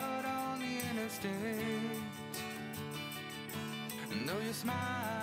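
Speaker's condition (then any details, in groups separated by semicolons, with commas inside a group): No condition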